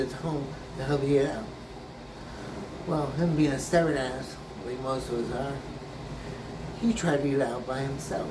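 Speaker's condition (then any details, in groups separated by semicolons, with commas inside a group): Brain injury; memory greatly affected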